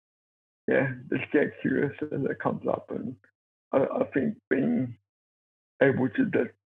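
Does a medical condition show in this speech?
Yes: cerebral palsy; from birth, born two months premature, resuscitated twice, lack of oxygen to brain, brain injury, affects mobility and walking.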